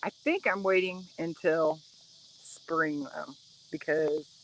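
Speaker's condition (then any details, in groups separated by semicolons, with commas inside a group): No condition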